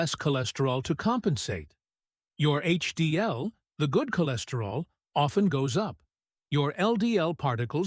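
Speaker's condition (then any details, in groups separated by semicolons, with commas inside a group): No condition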